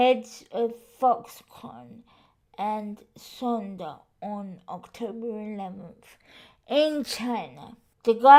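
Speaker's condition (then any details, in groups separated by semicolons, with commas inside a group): Cerebral palsy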